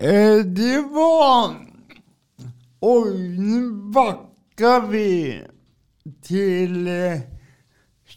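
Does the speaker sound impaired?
Yes: cerebral palsy; adaptation applied for via Försäkringskassan.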